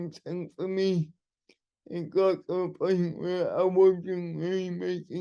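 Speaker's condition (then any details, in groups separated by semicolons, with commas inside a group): Cerebral palsy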